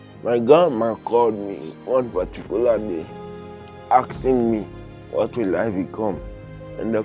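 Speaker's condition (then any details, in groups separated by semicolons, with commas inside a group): Cerebral palsy, severe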